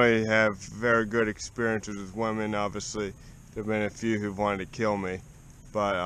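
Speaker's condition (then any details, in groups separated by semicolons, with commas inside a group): Cerebral palsy; spastic, affects walking and legs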